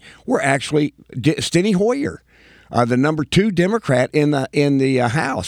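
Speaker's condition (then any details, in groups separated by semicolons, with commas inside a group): No condition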